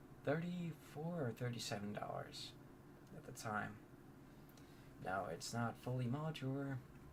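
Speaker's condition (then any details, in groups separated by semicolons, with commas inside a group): No condition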